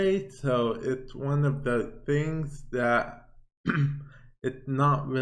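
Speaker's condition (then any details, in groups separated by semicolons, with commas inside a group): Cerebral palsy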